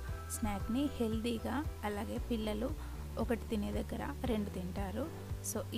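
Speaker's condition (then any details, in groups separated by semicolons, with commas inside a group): No condition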